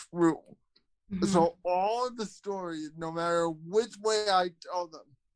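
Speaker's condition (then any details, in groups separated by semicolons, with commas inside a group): Cerebral palsy, spastic quadriplegia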